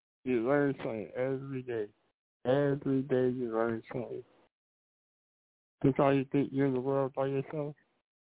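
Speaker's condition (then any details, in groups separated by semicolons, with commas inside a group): Muscular dystrophy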